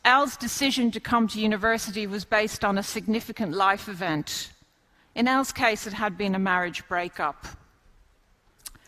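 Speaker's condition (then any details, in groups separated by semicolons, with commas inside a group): No condition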